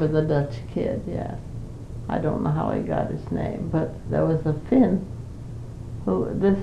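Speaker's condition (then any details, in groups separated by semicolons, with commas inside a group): Parkinson's; not very able to do much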